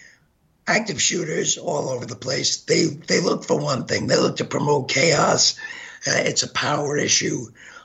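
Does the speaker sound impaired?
Yes: gunshot injury to voice box; bullet still lodged behind carotid artery.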